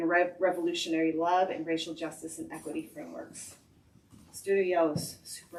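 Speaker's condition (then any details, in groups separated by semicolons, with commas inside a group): No condition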